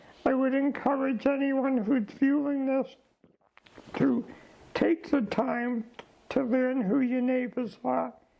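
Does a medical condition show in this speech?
Yes: ALS.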